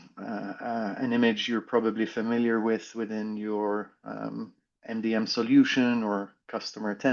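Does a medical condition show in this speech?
No.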